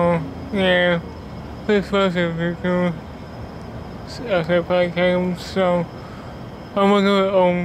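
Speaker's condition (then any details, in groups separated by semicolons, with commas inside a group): Cerebral palsy; speech disability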